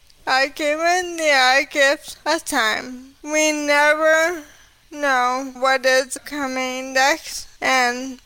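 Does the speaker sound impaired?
Yes: ALS; diagnosed at about age 33, quickly progressed to walking with cane, recumbent three-wheel trike pedaled with feet.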